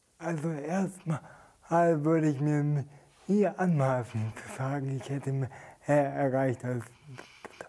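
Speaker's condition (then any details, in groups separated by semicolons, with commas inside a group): Stuttering; also present during stage performances; repeated sounds, prolonged sounds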